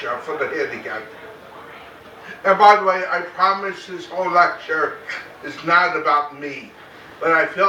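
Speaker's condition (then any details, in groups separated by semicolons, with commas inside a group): Cerebral palsy; very mild form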